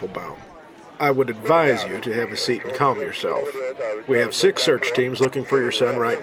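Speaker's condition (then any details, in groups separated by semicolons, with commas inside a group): No condition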